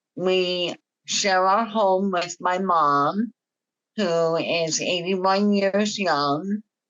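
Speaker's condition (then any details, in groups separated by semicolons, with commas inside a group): Myasthenia gravis; onset in her 40s, uses home BiPAP ventilator; swallowing and talking problems at diagnosis, BiPAP assists breathing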